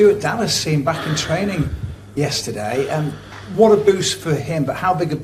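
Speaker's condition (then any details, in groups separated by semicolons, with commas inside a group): No condition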